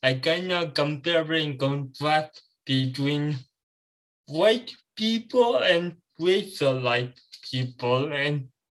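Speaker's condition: Cerebral palsy

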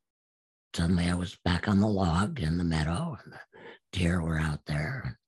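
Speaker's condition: Absent vocal cords; speech therapist saw no hope

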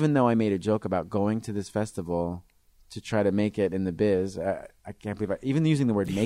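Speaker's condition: No condition

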